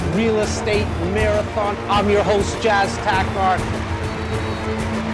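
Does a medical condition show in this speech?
No.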